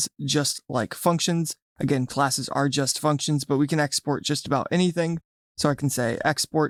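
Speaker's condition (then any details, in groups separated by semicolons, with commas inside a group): No condition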